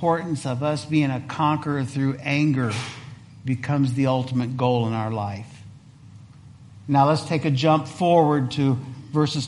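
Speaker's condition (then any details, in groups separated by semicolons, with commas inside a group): No condition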